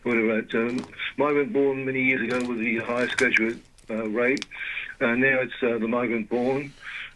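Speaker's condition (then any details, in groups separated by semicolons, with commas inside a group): Parkinson's disease; led to retirement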